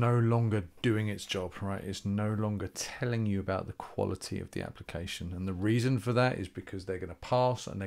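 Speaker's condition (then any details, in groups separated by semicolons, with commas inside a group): No condition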